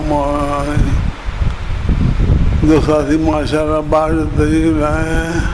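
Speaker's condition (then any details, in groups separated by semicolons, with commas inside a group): Difficulty speaking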